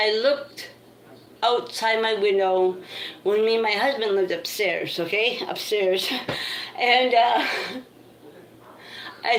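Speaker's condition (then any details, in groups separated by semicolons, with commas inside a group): Cerebral palsy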